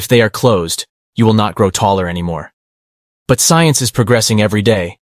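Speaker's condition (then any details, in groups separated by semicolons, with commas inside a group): No condition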